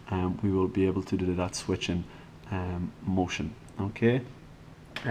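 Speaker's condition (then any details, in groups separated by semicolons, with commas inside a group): No condition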